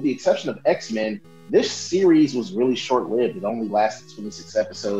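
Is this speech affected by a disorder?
No.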